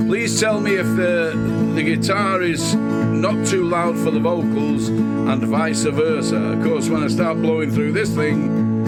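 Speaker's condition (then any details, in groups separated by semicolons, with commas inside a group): No condition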